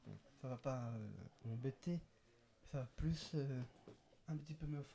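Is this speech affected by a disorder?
Yes: Down syndrome, trisomy 21; extra chromosome.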